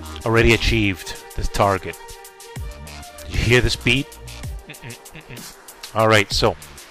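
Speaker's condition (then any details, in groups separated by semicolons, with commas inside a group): No condition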